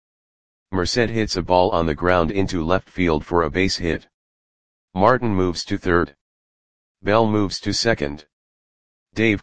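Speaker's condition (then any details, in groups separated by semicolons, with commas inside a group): No condition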